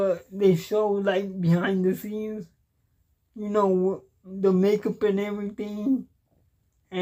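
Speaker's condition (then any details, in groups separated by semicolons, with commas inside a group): Cerebral palsy; cannot walk, uses wheelchair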